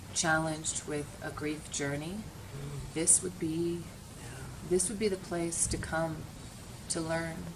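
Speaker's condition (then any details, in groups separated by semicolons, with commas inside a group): No condition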